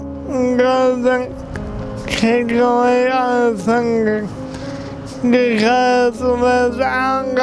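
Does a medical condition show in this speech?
Yes: cerebral palsy.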